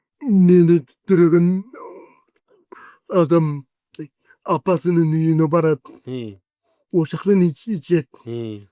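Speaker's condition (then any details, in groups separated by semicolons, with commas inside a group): Cerebral palsy; 40 years with condition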